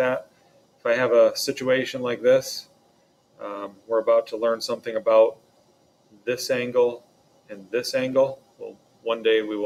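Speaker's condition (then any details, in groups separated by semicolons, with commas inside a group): No condition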